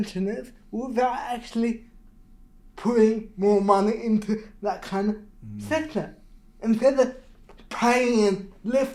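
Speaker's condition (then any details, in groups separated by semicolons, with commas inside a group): Cerebral palsy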